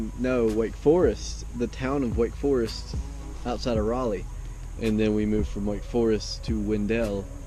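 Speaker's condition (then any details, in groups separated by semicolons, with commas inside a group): No condition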